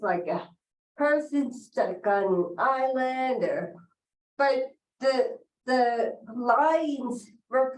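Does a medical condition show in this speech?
Yes: cerebral palsy.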